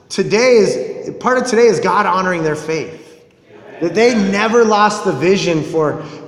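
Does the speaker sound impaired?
No.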